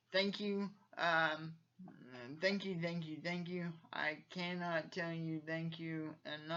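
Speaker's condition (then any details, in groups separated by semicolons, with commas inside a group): Cerebral palsy; from birth, uses wheelchair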